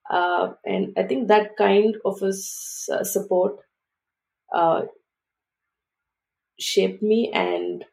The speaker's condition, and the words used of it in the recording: Stuttering. Languages that are spoken in India, they have really hard syllables, and it isn't really easy for a person with a speech impediment to pull those out and speak fluently.